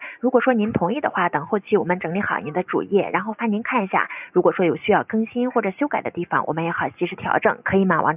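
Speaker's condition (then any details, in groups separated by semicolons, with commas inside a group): No condition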